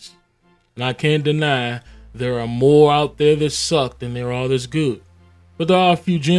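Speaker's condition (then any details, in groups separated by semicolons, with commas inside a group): No condition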